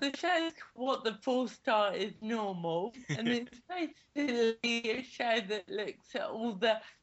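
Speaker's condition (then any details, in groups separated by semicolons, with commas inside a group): Cerebral palsy; cerebral palsy since childhood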